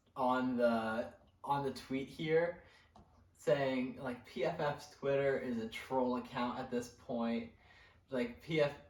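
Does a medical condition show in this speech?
No.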